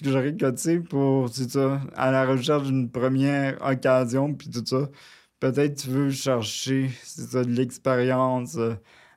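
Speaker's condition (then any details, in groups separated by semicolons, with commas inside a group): Cerebral palsy, near quadriplegia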